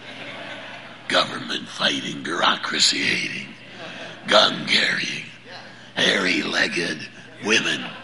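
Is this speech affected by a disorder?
Yes: laryngeal cancer; cancer recurred at fourth three-month checkup.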